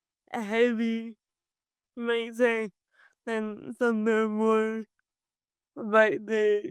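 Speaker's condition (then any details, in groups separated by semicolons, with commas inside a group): Cerebral palsy; from birth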